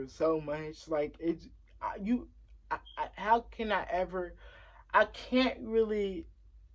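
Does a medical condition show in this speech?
Yes: cerebral palsy; since early childhood.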